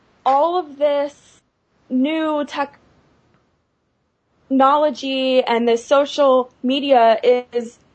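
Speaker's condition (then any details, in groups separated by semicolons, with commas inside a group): Stuttering; stuttering whole life, long hidden by avoiding talking, expected at 13 it would go away; stutters openly, no longer hides stuttering; stuttered speech, formerly avoided talking and seemed shy; prolonged sounds, blocks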